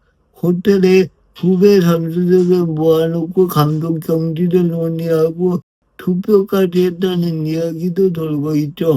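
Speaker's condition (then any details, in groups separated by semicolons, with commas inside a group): Brain lesion disability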